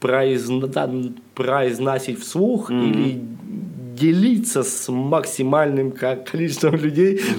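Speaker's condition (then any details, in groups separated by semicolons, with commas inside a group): Stuttering, mild; persistent stutter, unable to get rid of it; stand-up comic, opens sets with jokes warning about stutter; slight stutter, sound and part-word repetitions, blocks, fillers, self-interruptions; repeated sounds, prolonged sounds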